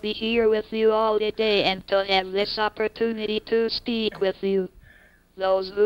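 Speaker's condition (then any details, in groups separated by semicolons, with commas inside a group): Cerebral palsy; cannot move limbs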